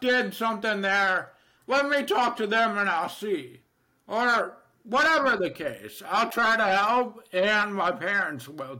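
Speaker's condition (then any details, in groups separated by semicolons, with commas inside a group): Deafness, Neurofibromatosis Type 2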